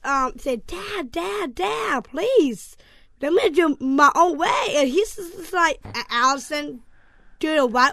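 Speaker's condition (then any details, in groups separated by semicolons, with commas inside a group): Down syndrome; diagnosis confirmed about 2 weeks after birth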